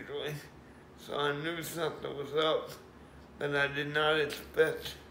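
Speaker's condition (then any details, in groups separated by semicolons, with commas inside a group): Cerebral palsy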